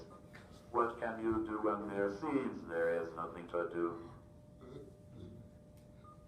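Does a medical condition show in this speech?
Yes: cerebral palsy, athetoid.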